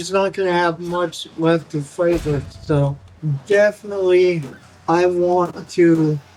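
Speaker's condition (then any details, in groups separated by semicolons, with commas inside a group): Cerebral palsy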